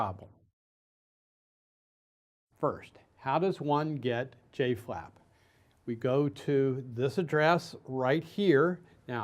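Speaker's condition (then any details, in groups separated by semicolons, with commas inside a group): No condition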